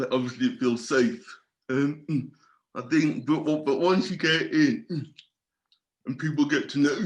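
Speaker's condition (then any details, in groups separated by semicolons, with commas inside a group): Cerebral palsy; from birth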